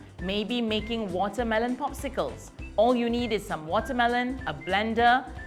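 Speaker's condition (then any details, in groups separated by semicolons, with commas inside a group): No condition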